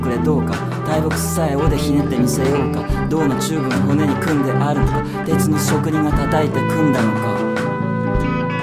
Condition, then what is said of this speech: None; typical speech.